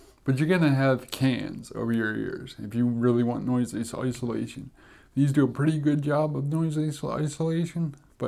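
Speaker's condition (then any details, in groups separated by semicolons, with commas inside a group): Cerebral palsy; affects gait and walking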